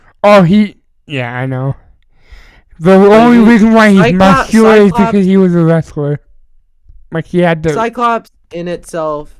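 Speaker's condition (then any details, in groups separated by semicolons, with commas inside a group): Cerebral palsy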